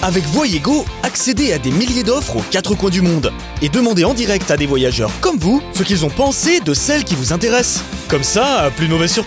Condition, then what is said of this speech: None; typical speech.